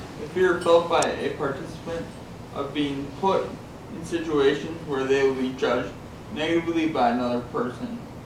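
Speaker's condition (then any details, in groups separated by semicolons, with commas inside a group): Traumatic brain injury; caused by snowmobile collision with truck; relearned talking through speech therapy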